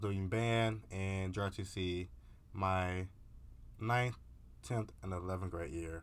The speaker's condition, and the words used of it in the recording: Stuttering. Is I have a lisp and I have a stutter. And it's really bad when I'm nervous or when I get